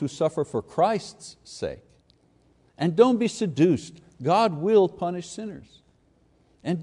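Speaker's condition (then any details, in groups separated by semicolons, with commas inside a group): No condition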